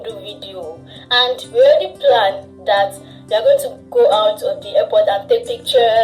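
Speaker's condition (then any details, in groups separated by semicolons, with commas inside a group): No condition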